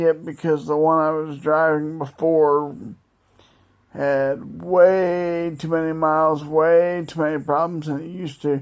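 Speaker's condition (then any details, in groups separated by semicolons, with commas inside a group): Multiple sclerosis; wheelchair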